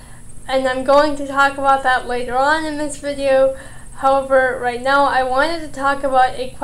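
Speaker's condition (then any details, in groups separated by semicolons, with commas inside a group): Cerebral palsy, mild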